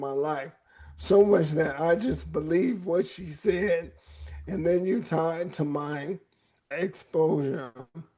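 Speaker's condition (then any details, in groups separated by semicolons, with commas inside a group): ALS; 11 years since diagnosis, weekly physical therapy; voice raspy at times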